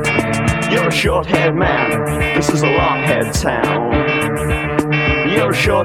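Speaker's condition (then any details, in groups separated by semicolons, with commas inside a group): No condition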